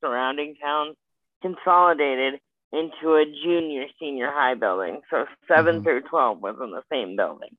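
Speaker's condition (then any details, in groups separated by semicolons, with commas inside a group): Spastic quadriplegic cerebral palsy; not paralysis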